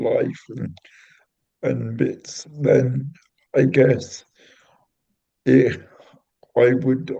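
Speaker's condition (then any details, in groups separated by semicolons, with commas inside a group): Cerebral palsy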